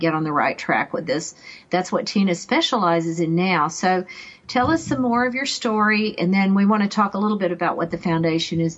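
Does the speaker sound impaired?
No.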